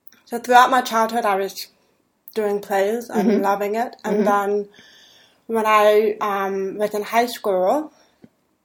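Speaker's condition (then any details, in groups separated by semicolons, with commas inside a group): Deafness; raised oral, 11 years of speech therapy, practiced mouth and tongue movement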